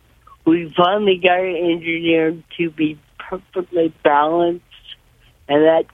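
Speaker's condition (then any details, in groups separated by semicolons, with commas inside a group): Cerebral palsy, severe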